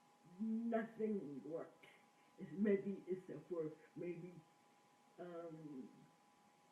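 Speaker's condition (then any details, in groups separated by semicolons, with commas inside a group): Cerebral palsy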